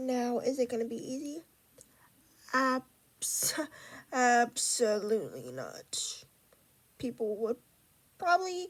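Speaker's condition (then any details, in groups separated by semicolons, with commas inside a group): Cerebral palsy; unable to walk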